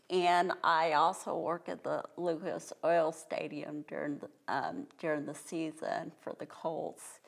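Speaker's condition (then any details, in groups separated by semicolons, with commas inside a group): Cerebral palsy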